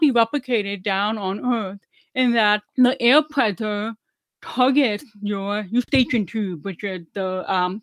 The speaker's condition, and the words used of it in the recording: Deafness. And I have to explain to them, well, that's like 10 years of speech therapy.